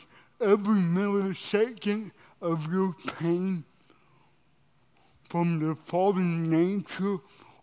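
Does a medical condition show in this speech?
Yes: cerebral palsy.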